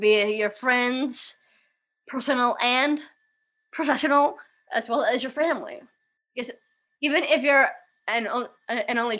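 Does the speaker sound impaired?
Yes: Down syndrome; developmental disability.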